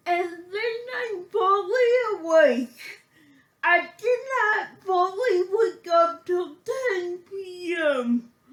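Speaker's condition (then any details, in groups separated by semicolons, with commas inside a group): Cerebral palsy; shaky speech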